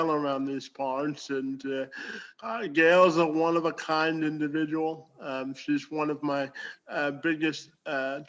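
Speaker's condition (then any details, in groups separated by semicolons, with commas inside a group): Spastic quadriplegic cerebral palsy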